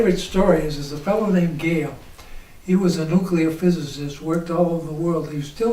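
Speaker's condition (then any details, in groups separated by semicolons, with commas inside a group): ALS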